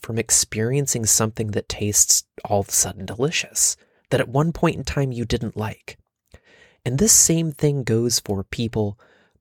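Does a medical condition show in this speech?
No.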